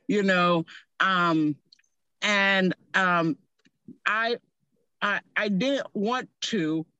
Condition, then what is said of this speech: Aphasia. I um, I think out what I am going to say.